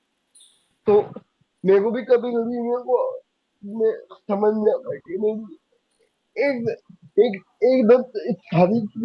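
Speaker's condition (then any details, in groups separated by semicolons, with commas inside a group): Cerebral palsy; could not speak as a child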